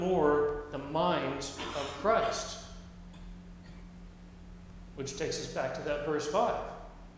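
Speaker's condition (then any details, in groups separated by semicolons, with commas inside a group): No condition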